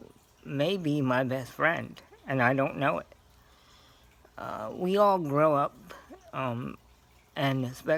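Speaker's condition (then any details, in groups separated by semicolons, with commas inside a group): Cerebral palsy; scoliosis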